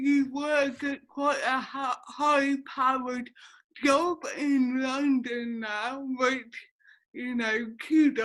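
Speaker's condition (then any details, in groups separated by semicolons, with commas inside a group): Cerebral palsy; affects speech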